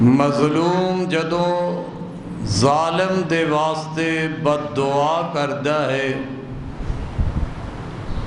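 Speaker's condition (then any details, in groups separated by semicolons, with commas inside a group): No condition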